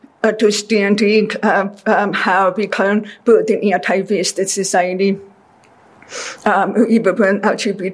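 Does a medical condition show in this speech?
Yes: deafness; deaf since childhood, teachers asked not to talk facing blackboard; speech therapy with Mindy Kobomis most of life, learning to talk, hear, pronounce words.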